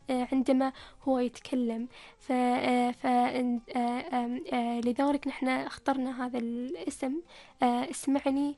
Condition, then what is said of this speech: Stuttering. بديت أخبر الناس إنه أنا عندي تأتأة وعندي صعوبة في النطق واحتاج شوية وقت في الكلام